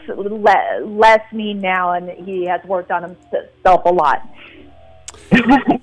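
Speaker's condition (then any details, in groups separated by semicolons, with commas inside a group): Stuttering; adult stuttering, present since childhood; barely noticeable on the show per host, word and part-word repetitions; repeated sounds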